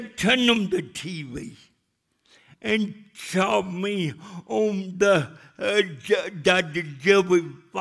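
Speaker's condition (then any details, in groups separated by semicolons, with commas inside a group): Cerebral palsy; speech still affected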